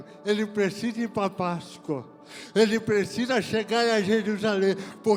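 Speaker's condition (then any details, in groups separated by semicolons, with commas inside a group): Cerebral palsy; forceps birth injury, left skull depression, legs and coordination affected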